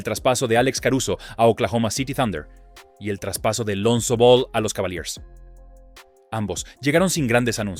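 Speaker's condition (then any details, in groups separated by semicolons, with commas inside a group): No condition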